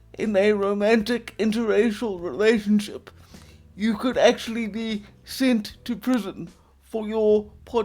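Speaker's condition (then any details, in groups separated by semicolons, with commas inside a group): Quadriplegic cerebral palsy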